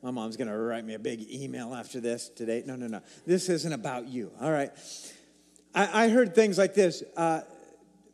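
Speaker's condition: No condition

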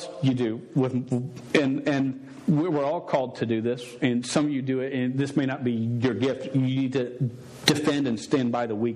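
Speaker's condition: Stuttering; present over 24 years; repeated sounds, repeated words

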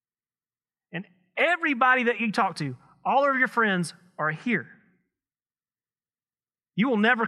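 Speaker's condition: No condition

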